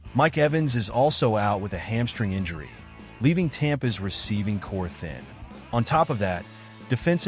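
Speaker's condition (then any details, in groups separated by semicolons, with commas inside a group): No condition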